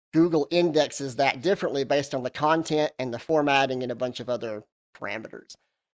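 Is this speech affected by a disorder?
Yes: cleft lip and palate.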